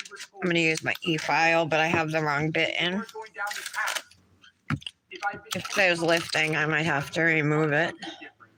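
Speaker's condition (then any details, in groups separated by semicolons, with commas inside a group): No condition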